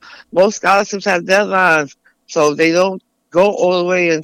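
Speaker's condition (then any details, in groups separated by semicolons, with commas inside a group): Tongue cancer; tumor on side of tongue from back tooth digging in, non-healing open sore, smoking and drinking; lisp, earlier sounded less clear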